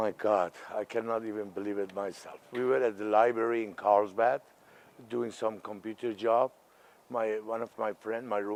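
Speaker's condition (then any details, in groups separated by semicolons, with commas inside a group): No condition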